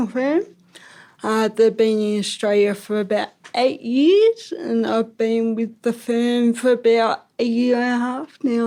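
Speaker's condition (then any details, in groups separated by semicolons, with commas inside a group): Ataxic cerebral palsy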